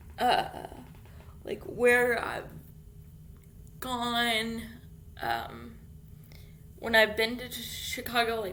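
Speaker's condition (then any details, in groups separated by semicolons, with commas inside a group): Cerebral palsy; infant ventilator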